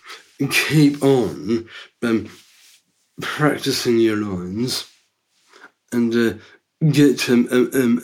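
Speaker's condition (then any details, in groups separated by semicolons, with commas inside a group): Down syndrome; from birth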